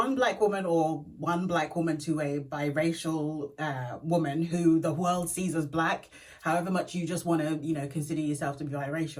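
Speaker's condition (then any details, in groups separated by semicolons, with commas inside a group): No condition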